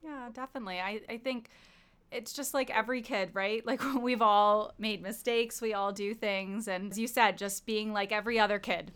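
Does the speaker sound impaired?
No.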